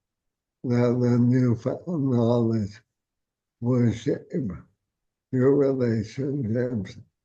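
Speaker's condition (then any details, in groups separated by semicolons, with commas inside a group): ALS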